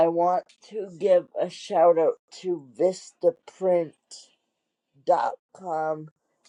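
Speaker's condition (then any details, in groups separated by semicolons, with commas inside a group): Cerebral palsy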